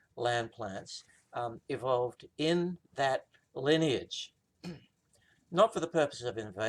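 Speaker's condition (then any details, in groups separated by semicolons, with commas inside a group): No condition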